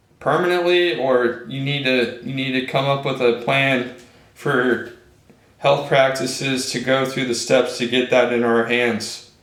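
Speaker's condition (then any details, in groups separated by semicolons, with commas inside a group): No condition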